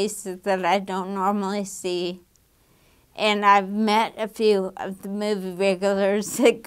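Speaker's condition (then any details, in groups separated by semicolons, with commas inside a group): Damaged diaphragm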